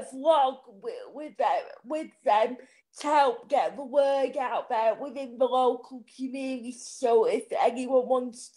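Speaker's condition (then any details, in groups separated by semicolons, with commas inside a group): Cerebral palsy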